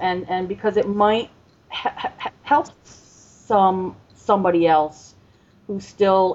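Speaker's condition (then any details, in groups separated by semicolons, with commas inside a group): Stuttering; stuttering from age 5, covert most of life, hidden from fear of rejection and social punishment; comfortable with stuttering, no longer hiding it, first NSA covert stuttering exposed workshop four years ago; milder than many who stutter, but not fluent; repeated sounds, prolonged sounds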